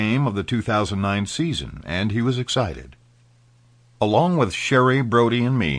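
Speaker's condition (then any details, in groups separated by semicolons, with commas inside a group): No condition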